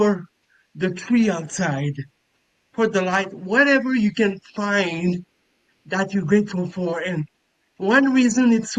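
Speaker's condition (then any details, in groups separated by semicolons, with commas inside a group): Cerebral palsy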